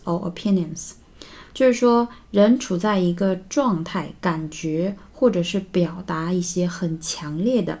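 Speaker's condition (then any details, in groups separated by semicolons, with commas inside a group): No condition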